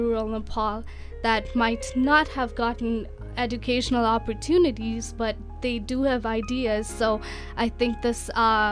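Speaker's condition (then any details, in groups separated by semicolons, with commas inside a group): No condition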